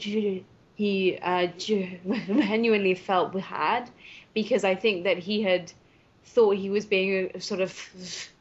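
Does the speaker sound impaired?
Yes: stuttering; stuttering since age seven, two-week intensive therapy course about age eight, techniques abandoned, repeated at 25; many years since onset, not in therapy, uses voluntary stuttering; always stutters saying own name, later therapy did not change stutter much; here prolonged sounds, blocks.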